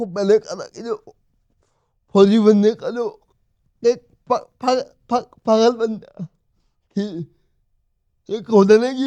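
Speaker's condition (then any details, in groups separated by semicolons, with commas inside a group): Cerebral palsy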